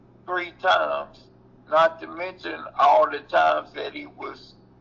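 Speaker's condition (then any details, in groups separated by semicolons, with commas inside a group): Cerebral palsy; mobility affected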